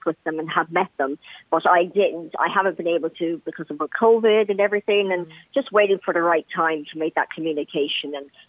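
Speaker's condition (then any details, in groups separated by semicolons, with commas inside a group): Cleft palate; affected walking and eating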